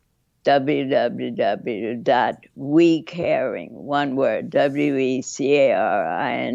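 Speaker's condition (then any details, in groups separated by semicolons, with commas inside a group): Parkinsonism from lyme disease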